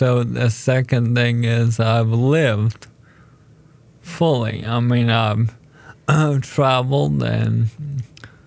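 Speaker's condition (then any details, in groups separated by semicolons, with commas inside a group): ALS; diagnosed almost 4 years ago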